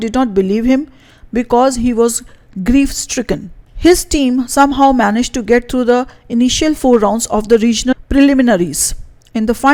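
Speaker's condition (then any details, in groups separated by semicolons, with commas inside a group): No condition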